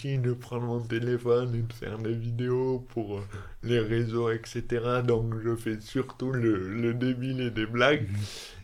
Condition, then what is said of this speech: Dystonia. Et pour moi, c'est vraiment la motricité fine et l'élocution.